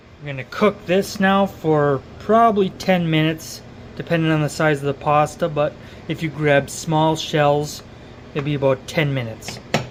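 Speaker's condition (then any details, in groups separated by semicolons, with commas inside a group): No condition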